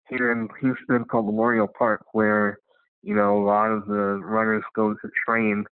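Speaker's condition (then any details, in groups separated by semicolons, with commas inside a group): Cleft lip and palate; congenital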